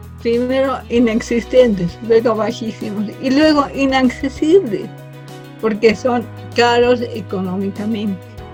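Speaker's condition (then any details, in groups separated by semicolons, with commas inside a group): Cerebral palsy from birth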